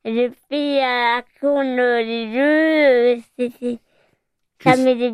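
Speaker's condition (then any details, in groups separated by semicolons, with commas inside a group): Hearing loss; hard of hearing from birth, foyer Marignac, uses sign language, learned chansigne from Patrice Carillo; speaks orally, short fragmented sentences, grammatical errors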